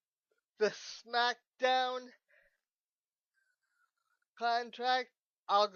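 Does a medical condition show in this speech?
Yes: cerebral palsy.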